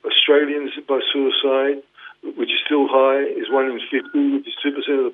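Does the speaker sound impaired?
Yes: Parkinson's; diagnosed 2019, led to retirement.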